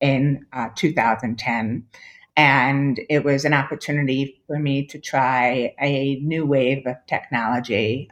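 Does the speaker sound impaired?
Yes: deafness; congenital moderate-severe hearing loss, diagnosed as toddler, hearing aids, lip reading, Esteem implant plus cochlear implant; two cochlear implants after Esteem battery died at 10 years, permanently deaf without them.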